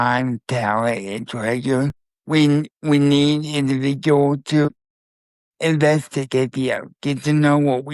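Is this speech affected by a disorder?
Yes: spastic quadriplegic cerebral palsy.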